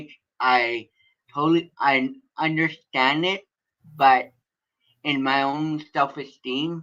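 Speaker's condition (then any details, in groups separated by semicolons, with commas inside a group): Cerebral palsy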